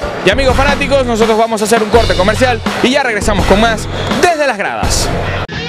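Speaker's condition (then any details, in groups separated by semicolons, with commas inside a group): No condition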